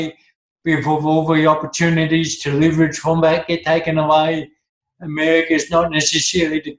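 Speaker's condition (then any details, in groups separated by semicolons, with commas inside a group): Cerebral palsy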